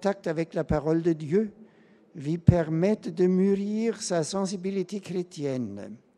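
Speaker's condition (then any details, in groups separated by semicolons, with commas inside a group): No condition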